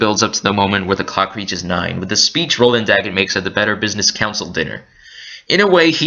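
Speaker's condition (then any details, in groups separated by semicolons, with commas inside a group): No condition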